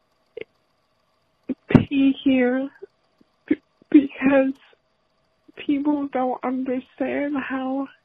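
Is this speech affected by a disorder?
Yes: stuttering; stuttering for about 12 years; here prolonged sounds, blocks.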